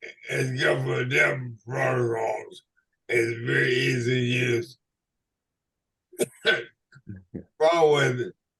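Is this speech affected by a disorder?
Yes: ALS/MND.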